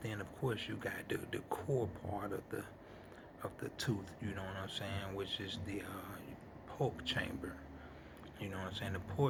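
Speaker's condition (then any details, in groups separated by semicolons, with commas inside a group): No condition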